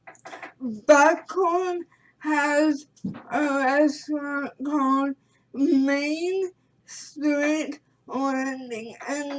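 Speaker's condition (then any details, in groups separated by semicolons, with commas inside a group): Cerebral palsy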